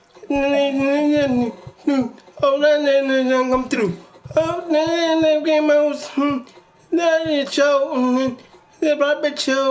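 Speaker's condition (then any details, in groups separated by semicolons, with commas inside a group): Cerebral palsy; from birth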